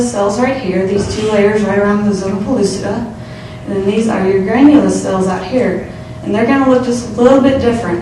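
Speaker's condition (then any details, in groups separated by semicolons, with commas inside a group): No condition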